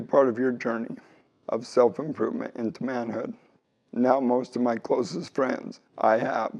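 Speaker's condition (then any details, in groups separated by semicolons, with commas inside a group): ALS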